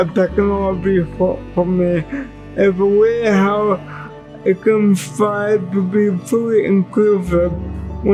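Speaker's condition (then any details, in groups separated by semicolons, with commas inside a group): Cerebral palsy; wheelchair user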